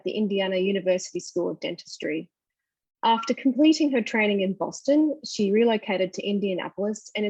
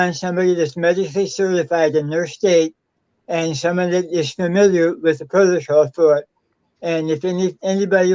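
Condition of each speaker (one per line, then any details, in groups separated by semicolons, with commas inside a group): No condition
Stage IV tongue cancer; stage IV tongue cancer, high-dose radiation; survivor, radiation completed; very dry mouth after radiation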